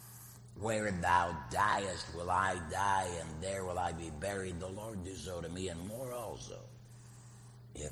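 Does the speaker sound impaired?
Yes: laryngectomy, voice prosthesis; artificial voice via prosthesis, like a kazoo, earlier could barely whisper, voice much better now.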